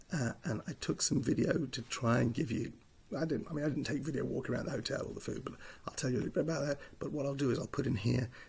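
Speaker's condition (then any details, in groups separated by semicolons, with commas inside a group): No condition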